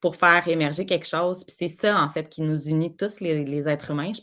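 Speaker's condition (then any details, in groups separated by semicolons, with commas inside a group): No condition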